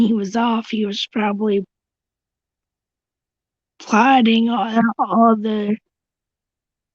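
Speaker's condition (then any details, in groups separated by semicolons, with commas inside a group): Cerebral palsy; tracheotomy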